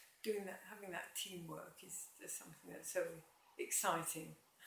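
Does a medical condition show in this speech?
Yes: MND, mild; speech slightly affected.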